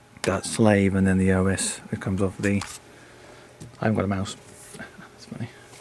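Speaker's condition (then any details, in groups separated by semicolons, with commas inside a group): No condition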